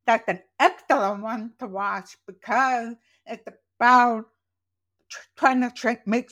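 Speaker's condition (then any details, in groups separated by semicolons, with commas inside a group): Profoundly deaf, congenital; does not know sign language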